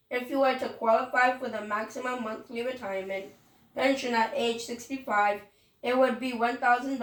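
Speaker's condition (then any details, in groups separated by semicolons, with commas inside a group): No condition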